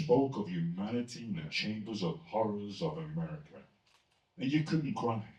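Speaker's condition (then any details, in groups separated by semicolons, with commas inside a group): No condition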